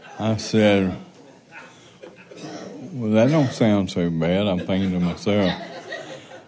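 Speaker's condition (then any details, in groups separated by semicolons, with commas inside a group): Parkinson's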